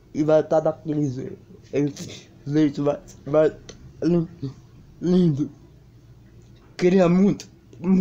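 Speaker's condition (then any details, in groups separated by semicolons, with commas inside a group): Cerebral palsy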